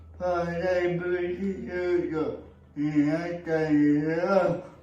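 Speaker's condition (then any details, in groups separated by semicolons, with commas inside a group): Cerebral palsy; severe, uses a wheelchair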